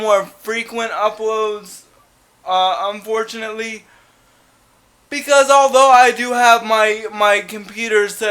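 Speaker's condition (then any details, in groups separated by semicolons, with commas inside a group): Cerebral palsy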